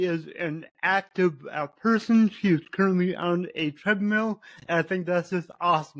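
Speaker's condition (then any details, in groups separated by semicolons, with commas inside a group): Cerebral palsy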